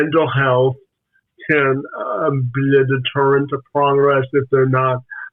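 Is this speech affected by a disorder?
Yes: spastic quadriplegic cerebral palsy.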